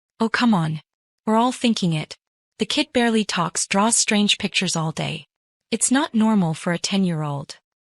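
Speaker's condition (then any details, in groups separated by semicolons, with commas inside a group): No condition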